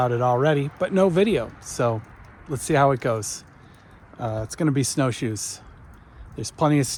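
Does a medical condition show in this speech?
No.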